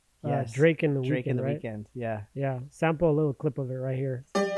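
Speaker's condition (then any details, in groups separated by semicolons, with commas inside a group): No condition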